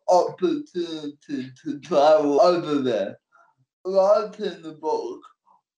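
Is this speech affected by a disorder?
Yes: cerebral palsy; NDIS support worker for transport, getting on and off stage, personal care.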